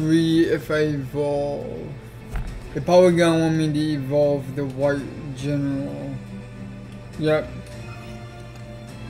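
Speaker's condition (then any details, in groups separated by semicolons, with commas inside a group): Cerebral palsy; affects legs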